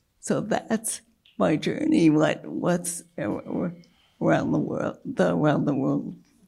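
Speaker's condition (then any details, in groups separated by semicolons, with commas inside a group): Multiple sclerosis; progressive form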